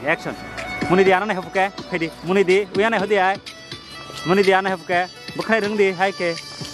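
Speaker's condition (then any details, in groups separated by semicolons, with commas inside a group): No condition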